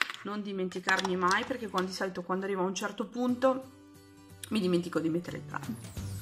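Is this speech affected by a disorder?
No.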